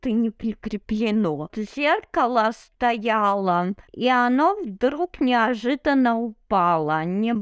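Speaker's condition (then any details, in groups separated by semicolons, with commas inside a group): Cerebral palsy; no wheelchair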